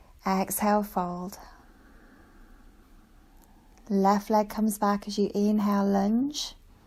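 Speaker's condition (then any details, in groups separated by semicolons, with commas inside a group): No condition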